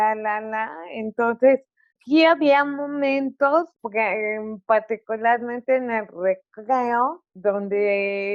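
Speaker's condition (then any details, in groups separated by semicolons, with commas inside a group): Cerebral palsy; articulation affected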